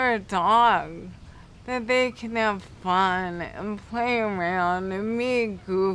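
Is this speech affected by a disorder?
Yes: cerebral palsy; affects speech.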